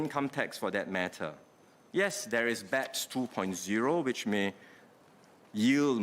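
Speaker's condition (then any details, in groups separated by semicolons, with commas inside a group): No condition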